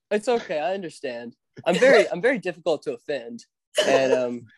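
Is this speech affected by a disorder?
No.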